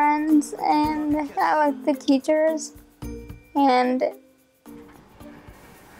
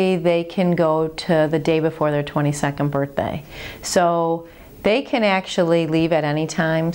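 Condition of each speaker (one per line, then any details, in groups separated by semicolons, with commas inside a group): Cerebral palsy; diagnosed in childhood
No condition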